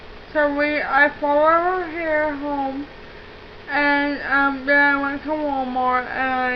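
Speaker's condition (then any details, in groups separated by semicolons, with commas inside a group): Cerebral palsy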